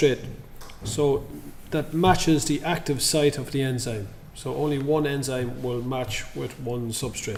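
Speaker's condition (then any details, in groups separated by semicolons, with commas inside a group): No condition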